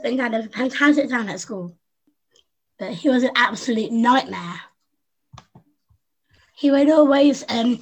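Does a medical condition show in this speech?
Yes: Down syndrome; congenital.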